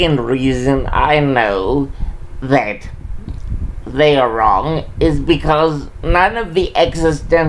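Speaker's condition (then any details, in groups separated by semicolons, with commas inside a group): Cerebral palsy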